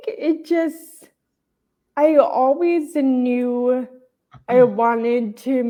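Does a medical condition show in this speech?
Yes: traumatic brain injury; still slows things.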